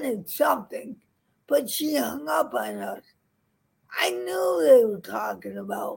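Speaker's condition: Cerebral palsy; age 71, back in physical therapy for frequent falls, cane advised against, no pain, not worsening

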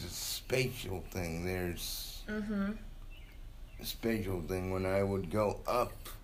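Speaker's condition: Cerebral palsy; coordination affected

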